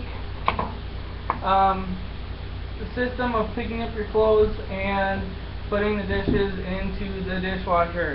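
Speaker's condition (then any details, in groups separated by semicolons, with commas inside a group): No condition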